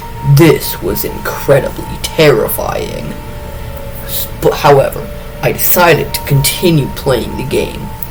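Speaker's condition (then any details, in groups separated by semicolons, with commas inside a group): No condition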